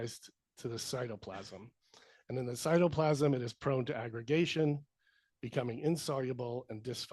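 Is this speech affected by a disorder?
No.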